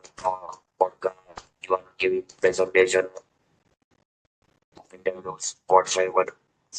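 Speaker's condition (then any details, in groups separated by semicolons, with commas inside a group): Throat cancer, electrolarynx user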